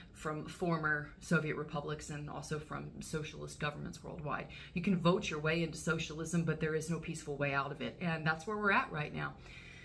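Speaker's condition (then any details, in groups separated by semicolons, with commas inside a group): No condition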